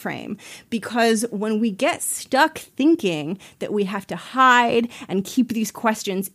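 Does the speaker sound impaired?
No.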